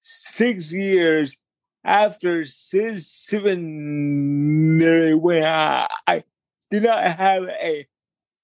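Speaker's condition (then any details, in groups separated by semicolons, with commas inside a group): Cerebral palsy; speech noticeable to listeners on phone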